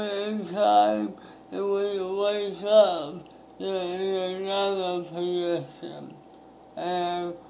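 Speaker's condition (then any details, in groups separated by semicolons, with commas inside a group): Speech impairment after birth surgery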